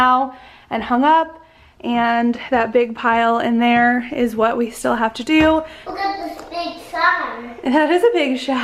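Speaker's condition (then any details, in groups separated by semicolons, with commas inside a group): No condition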